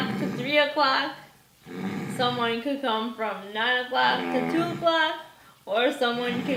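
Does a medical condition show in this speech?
Yes: cerebral palsy.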